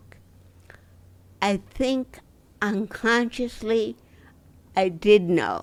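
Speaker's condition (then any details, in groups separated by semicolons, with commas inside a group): Dystonia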